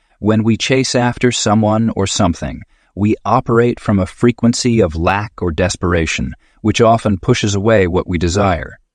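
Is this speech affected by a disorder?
No.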